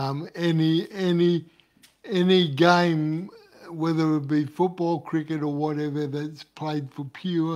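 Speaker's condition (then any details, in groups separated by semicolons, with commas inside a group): Cerebral palsy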